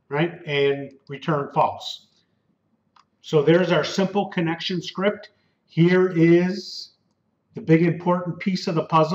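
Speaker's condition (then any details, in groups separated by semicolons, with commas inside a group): No condition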